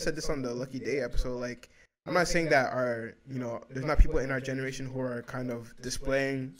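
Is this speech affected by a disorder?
No.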